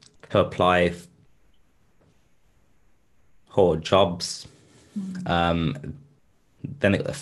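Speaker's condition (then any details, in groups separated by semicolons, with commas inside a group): Stuttering; stuttering with blocks, neurological predisposition, attended speech courses and speech forums; blocks and stumbles, sometimes fluent with friends, fluent in rehearsed solo talk after repeated practice; prolonged sounds, blocks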